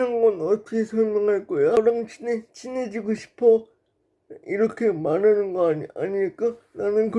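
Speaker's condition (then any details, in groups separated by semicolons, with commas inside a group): Brain lesion disability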